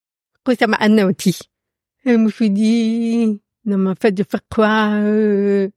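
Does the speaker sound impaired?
Yes: profound deafness; past workplace accommodation for phone calls and written meeting transcription; audible accent from deafness, noticeable to everyone.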